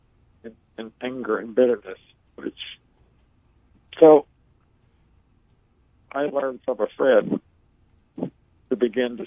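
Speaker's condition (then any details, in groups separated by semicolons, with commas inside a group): ALS; wheelchair user, progressive paralysis with sensation intact, touch pain from shirt wrinkles, seams, pockets; nearly 20 years since onset, motor neurons destroyed; barely able to speak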